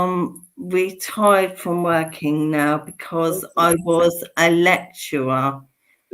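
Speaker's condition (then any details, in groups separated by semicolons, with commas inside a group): Motor neurone disease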